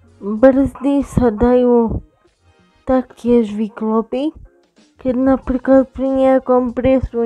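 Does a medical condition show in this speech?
Yes: cerebral palsy.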